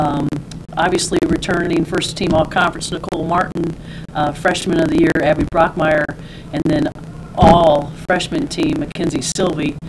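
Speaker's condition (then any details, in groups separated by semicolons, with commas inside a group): No condition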